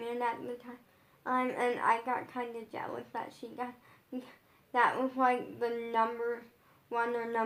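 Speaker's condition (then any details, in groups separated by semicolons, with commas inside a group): Brain injury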